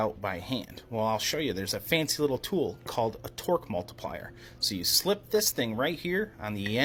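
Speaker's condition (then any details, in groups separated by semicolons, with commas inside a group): No condition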